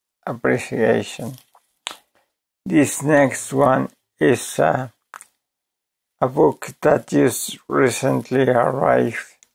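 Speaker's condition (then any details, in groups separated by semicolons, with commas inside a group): ALS; voice severely damaged, hard to understand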